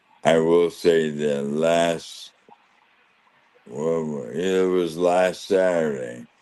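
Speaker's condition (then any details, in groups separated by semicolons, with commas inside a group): ALS; losing speech and swallowing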